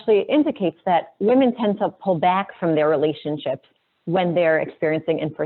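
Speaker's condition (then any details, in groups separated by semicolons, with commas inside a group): No condition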